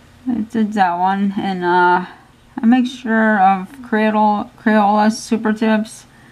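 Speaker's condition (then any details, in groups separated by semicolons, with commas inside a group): Cerebral palsy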